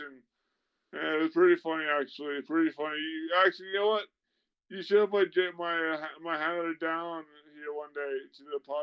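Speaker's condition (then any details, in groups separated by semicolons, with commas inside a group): Traumatic brain injury; car crash; speaking sometimes difficult, must slow down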